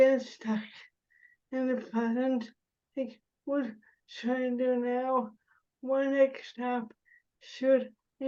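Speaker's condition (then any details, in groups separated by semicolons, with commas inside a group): Cerebral palsy; spasticity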